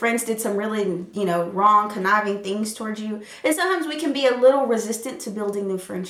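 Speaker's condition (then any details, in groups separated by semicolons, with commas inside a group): No condition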